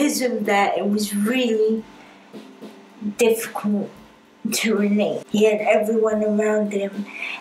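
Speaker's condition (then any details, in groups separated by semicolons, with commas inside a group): Cerebral palsy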